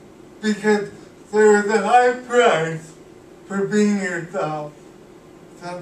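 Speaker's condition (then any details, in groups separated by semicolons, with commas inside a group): Cerebral palsy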